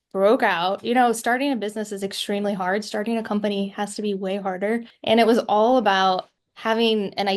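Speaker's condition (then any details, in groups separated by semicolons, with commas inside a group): No condition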